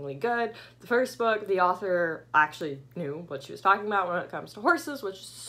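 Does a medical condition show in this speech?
No.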